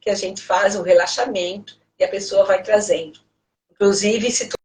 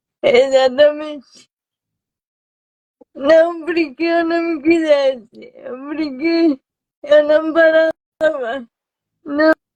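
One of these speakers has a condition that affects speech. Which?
The second: cerebral palsy.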